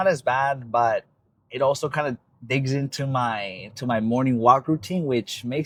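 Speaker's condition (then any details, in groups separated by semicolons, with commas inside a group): No condition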